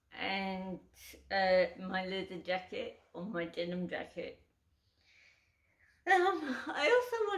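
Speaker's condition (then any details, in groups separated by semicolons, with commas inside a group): Cerebral palsy; uses wheelchair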